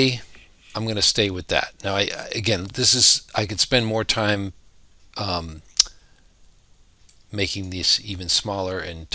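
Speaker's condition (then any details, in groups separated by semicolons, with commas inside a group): No condition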